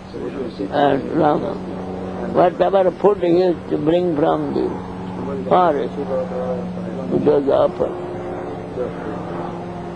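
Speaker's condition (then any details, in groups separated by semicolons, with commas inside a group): Deafness; cannot hear audience questions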